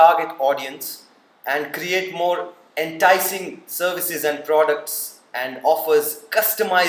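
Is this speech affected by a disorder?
No.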